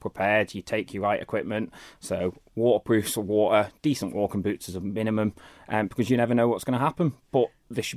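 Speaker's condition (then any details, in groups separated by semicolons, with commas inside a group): No condition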